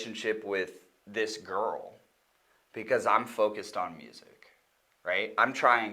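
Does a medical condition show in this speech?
No.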